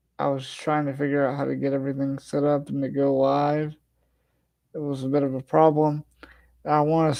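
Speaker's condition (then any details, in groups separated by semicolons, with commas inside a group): Cerebral palsy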